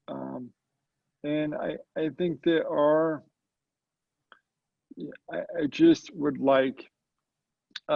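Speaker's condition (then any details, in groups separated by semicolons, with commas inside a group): Cerebral palsy; very mild form, difficult birth, heart transplant as teenager; diagnosed at age three; mild form affects speech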